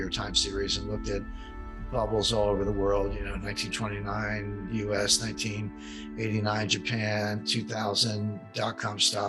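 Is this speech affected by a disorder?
No.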